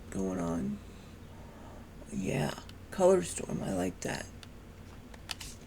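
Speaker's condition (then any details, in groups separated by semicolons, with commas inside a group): Cerebral palsy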